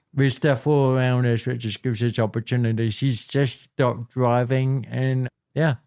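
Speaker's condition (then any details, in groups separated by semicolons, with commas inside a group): Cerebral palsy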